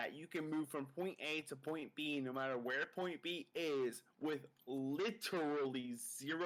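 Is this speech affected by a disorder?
No.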